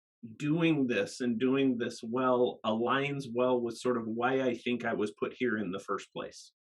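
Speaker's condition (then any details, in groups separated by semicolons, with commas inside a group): No condition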